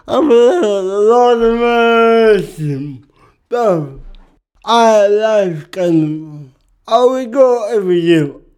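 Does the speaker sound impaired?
Yes: cerebral palsy; used to walk, wheelchair user after leg broke, learning difficulty; speech can be hard sometimes.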